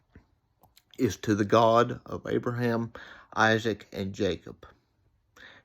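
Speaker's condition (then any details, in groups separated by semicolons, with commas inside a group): Cerebral palsy; reports speaking clearly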